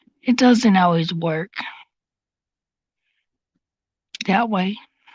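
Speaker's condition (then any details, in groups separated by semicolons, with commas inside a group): Cerebral palsy; since birth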